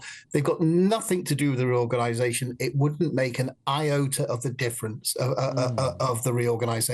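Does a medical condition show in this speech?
No.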